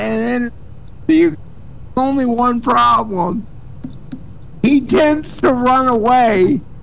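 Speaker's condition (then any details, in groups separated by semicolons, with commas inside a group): Cerebral palsy; speech sounds drunk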